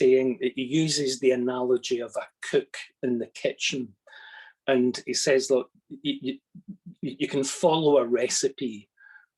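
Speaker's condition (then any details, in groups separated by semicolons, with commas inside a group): No condition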